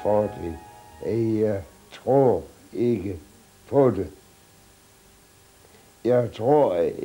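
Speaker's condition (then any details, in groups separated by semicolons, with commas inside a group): ALS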